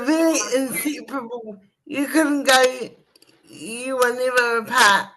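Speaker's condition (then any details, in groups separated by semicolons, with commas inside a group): Cerebral palsy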